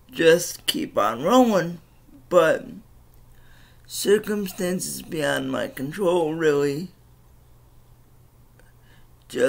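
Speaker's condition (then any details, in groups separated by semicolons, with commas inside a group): Cerebral palsy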